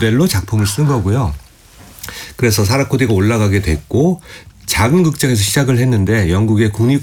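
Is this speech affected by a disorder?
No.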